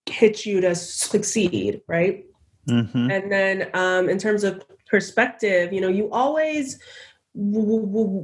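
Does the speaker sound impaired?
Yes: stuttering; described as a speech impediment; has a slight cold during the recording; stutters on stage and on camera; here repeated sounds, prolonged sounds.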